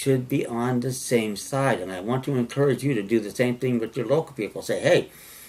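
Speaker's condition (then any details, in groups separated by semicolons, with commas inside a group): No condition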